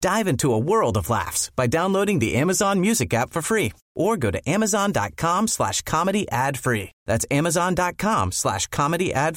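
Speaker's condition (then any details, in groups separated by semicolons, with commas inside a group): No condition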